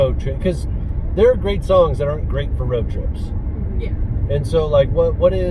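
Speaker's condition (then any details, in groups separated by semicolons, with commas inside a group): No condition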